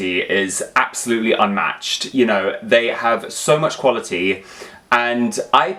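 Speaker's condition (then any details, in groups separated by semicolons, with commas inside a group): No condition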